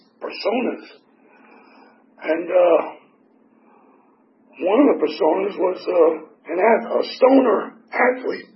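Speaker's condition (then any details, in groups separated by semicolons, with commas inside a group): Tracheotomy; tracheotomy for 4 years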